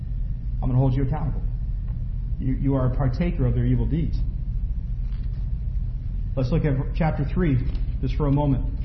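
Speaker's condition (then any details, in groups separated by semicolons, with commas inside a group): No condition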